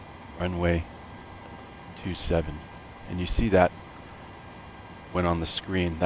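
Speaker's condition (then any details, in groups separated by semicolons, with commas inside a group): No condition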